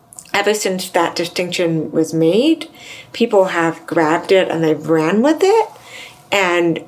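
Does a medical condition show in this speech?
Yes: deafness; severe to profound deafness from 3, hearing aids to 34, implant worse ear 34, other 41; bilateral cochlear implants, less lip reading and listening effort, deafer without implants, loud sound startling; grew up speaking, mainstream schooling, learned sign language in 20s, also signs.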